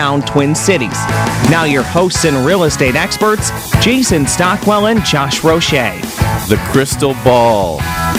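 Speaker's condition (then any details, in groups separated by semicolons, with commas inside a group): No condition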